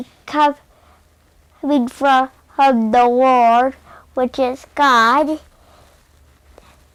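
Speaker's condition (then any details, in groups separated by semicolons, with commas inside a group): Cerebral palsy; caused by birth oxygen deprivation, brain bleed, high muscle tone; young child, cannot walk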